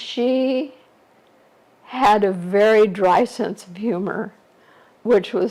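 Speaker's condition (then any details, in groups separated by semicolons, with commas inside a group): ALS; shortly after diagnosis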